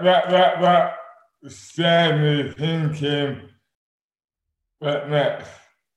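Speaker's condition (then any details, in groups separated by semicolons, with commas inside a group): Dystonia; suspected congenital jaw defect plus rugby hits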